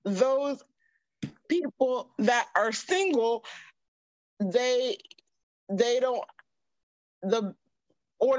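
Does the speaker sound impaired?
Yes: aphasia; difficulty thinking how to spell words, unable to text.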